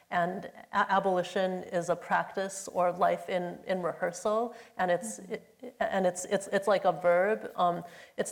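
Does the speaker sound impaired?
Yes: stutter; stutter in high school; stutter still present sometimes; occasional stutter; here repeated words, blocks.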